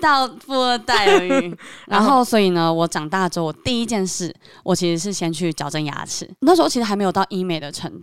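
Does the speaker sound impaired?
Yes: submucous cleft palate; submucous cleft palate since childhood, former underbite, braces, insurance-covered orthognathic surgery advancing upper, retracting lower jaw; recent cough.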